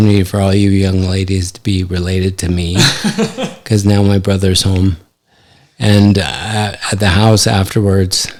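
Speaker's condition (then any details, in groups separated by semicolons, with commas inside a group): ALS; affects hand function; recently diagnosed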